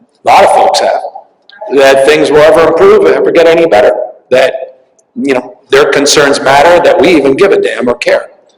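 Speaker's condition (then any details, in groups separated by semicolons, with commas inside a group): No condition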